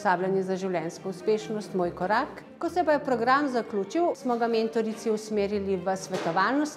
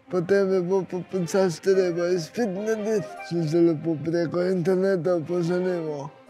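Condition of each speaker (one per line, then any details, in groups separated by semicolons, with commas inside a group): No condition
Spastic cerebral palsy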